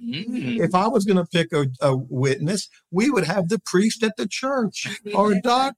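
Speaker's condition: No condition

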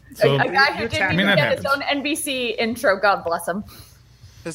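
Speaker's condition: No condition

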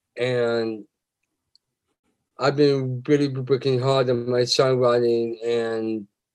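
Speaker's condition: Down syndrome

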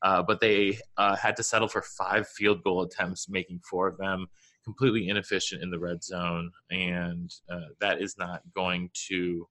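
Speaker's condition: No condition

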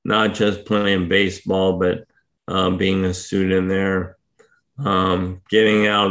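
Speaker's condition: ALS; difficulty speaking for long periods

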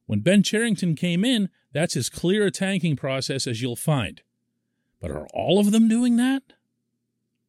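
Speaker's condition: No condition

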